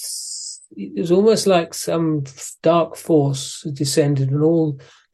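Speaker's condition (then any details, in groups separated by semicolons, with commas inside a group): Parkinson's disease; suspected for a while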